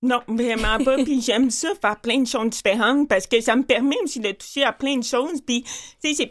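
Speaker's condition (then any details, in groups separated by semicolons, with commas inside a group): Profound deafness with cochlear implant, congenital; born 100% deaf, cochlear implant by Dr. Ferron at Hôtel-Dieu de Québec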